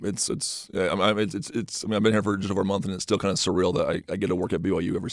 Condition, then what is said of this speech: Stuttering. And so I think just the detailed approach and preparation is one thing I've done that has helped me to kind of combat the stuttering issue.